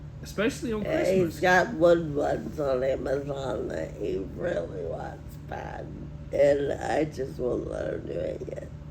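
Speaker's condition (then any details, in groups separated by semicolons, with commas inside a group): Friedreich ataxia; progressive; on gabapentin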